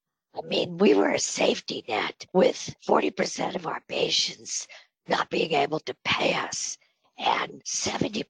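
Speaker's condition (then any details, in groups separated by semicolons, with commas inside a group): Spasmodic dysphonia; treated with Botox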